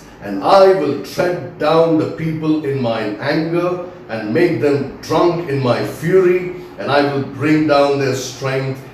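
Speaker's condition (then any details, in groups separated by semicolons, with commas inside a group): No condition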